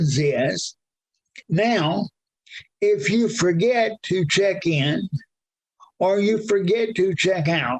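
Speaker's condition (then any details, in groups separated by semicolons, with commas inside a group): Cerebral palsy, severe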